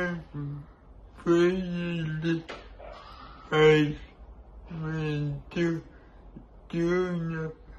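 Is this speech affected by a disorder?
Yes: cerebral palsy.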